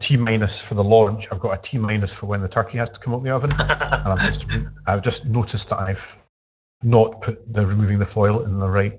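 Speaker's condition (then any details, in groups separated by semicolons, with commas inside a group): No condition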